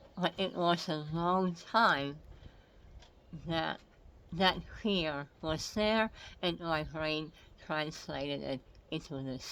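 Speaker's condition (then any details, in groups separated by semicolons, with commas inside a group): Head and neck cancer; multiple surgeries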